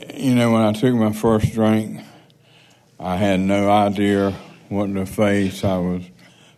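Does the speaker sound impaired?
Yes: Parkinson's.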